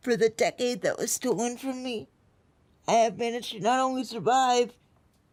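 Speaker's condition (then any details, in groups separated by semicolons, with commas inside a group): Spastic quadriplegic cerebral palsy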